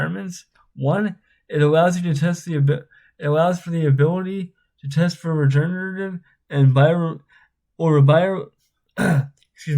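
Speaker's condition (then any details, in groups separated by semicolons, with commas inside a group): Spastic cerebral palsy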